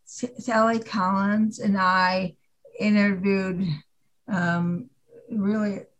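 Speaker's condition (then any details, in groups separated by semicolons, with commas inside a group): Aphasia after stroke; two strokes one month apart, artery dissection blocking blood flow, symptoms came on slowly, ten and a half years ago; about ten and a half years post stroke, three years of speech, occupational, physical therapy; writing slow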